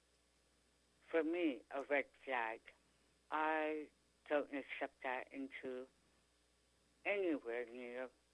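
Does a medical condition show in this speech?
Yes: tongue cancer; after surgery could not speak or swallow, feeding tube, now speaks pretty clearly.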